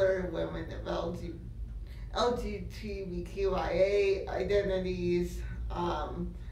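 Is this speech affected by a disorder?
Yes: cerebral palsy; uses wheelchair; diagnosed before age one.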